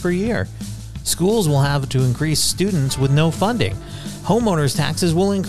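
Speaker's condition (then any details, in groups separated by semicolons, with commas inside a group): No condition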